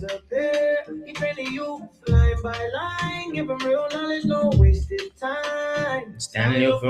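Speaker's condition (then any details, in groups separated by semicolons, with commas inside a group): No condition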